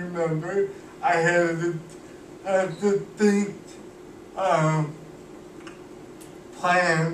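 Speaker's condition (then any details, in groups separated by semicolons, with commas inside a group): Cerebral palsy; cannot walk, uses wheelchair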